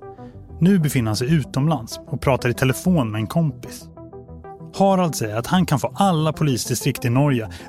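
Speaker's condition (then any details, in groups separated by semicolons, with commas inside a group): No condition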